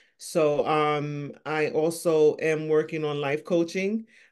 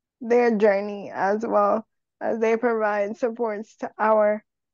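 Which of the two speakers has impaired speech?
The second: cerebral palsy; wheelchair user; about 29 years since diagnosis, uses wheelchair.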